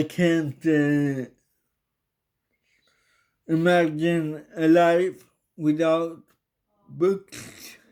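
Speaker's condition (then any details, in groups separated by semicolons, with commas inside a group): Cerebral palsy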